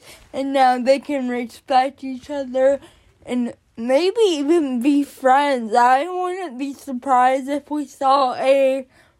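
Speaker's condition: Cerebral palsy; onset before birth

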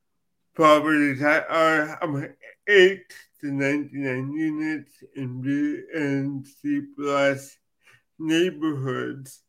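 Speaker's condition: Cerebral palsy; from birth

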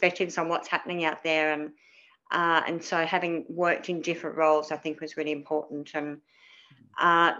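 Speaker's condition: Cleft palate; dental services

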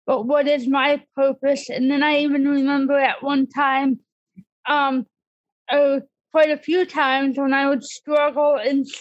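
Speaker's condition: Cerebral palsy; disability since childhood

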